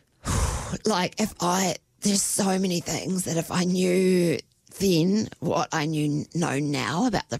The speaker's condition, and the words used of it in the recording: Spasmodic dysphonia. So my voice is not that fat flash right now.